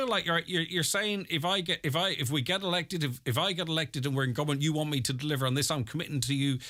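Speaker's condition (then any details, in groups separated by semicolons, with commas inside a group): No condition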